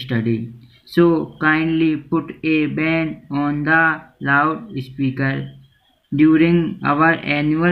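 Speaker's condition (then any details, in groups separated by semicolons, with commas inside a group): No condition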